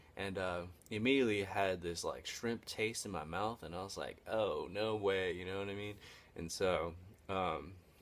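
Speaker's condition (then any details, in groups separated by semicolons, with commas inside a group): No condition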